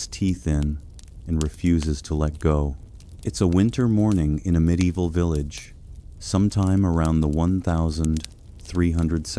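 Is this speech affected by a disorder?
No.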